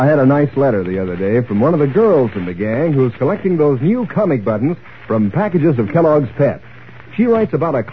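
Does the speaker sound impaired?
No.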